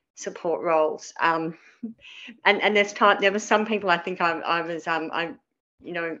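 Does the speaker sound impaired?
Yes: cleft palate; cleft palate from birth, many surgeries, dental services; spoke differently as child, lots of childhood speech therapy, c for communication skills in primary school.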